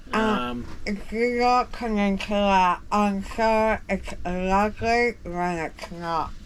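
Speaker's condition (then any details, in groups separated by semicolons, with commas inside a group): Jaw cancer surgery; jaw cancer surgery, tracheostomy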